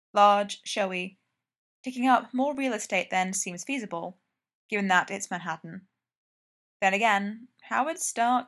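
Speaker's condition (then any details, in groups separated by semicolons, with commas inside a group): No condition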